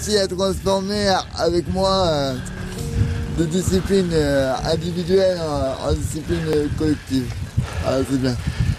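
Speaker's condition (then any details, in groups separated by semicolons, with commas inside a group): Cerebral palsy; cerebral palsy from extreme prematurity, born at six months, twin pregnancy, neuromotor brain cells damaged; six personal care assistants in rotation around the clock, used dual ski piloté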